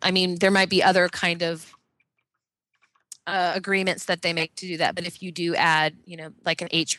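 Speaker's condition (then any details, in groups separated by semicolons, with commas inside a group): No condition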